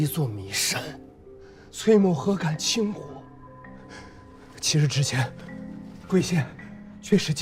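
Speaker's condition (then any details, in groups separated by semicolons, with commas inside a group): No condition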